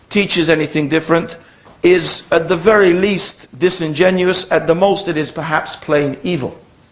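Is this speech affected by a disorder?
No.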